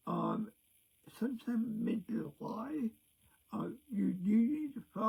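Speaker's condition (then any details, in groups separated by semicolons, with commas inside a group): Cerebral palsy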